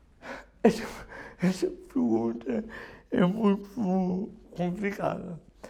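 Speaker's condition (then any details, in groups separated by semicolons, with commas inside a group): Cerebral palsy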